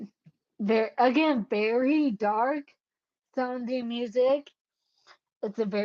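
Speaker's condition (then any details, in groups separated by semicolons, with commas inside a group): Cerebellar ataxia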